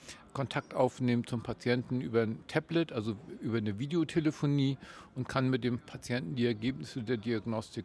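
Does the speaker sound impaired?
No.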